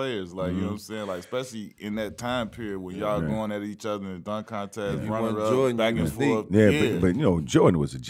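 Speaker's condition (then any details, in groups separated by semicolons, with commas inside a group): No condition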